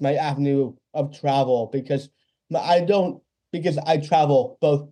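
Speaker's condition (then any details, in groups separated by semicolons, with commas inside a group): Down syndrome; congenital, lifelong; age 26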